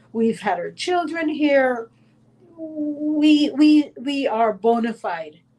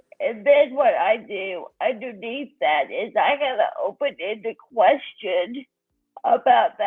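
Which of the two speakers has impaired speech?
The second: cerebral palsy.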